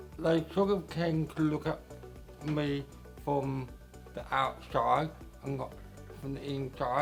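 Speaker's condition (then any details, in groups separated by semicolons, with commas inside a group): Cerebral palsy; mostly right side affected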